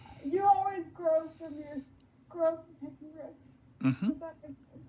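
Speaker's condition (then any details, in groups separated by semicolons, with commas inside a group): Cerebral palsy; spastic type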